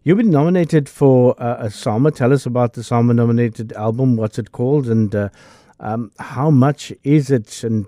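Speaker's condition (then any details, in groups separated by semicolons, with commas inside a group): No condition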